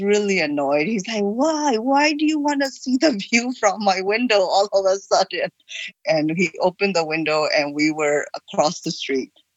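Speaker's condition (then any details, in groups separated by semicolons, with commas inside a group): No condition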